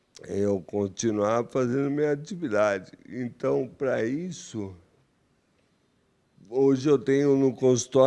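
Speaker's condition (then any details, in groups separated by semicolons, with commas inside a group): Amyotrophic lateral sclerosis; breathing affected early, compromised chest wall muscles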